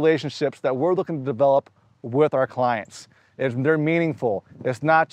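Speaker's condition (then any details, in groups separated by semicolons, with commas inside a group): No condition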